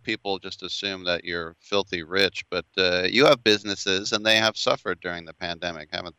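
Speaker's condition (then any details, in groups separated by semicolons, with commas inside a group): No condition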